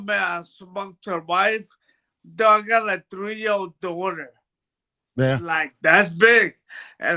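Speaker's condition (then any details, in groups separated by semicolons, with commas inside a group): Brain bruising; speech bad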